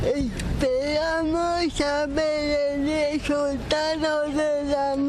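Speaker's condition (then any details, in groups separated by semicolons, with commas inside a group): Cerebral palsy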